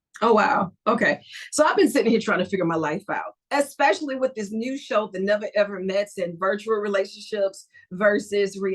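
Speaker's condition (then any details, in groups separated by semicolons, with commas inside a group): No condition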